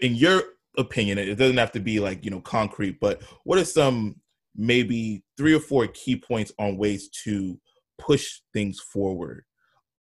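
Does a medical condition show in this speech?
No.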